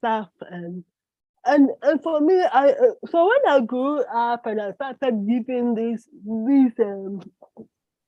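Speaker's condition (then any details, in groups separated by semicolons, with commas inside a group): Cerebral palsy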